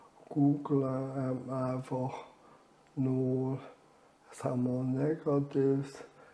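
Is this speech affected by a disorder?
Yes: amyotrophic lateral sclerosis.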